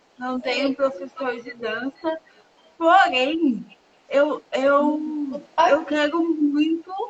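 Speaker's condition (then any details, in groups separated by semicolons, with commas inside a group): Cerebral palsy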